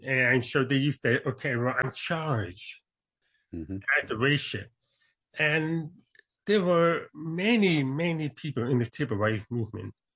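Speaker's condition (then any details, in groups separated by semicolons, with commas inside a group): Deafness, congenital; deaf accent, tries to speak as clearly as possible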